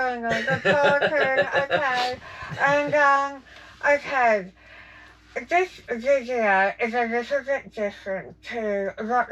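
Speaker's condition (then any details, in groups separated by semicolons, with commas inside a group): Jaw cancer surgery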